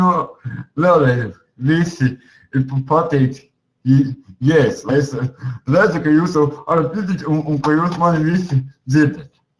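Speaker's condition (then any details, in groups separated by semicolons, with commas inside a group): Cerebral palsy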